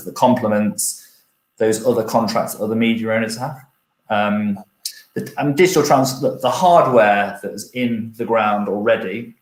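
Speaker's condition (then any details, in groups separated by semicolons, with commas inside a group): No condition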